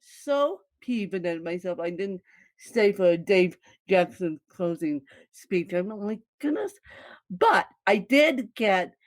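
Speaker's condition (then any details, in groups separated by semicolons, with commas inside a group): Cerebral palsy, mixed, moderate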